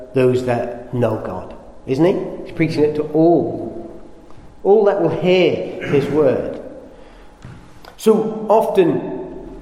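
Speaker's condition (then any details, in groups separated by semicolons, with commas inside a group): No condition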